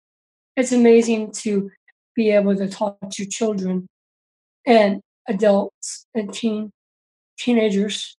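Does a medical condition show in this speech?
Yes: Down syndrome; congenital, present from birth; used cue cards when first presenting.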